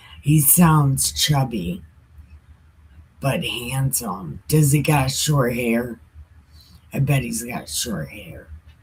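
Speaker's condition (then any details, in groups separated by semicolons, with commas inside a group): Brain injury; right side numb including tongue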